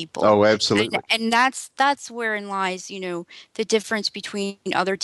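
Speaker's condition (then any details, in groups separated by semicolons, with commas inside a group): No condition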